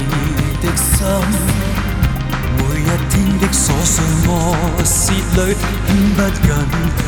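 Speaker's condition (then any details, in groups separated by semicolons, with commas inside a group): No condition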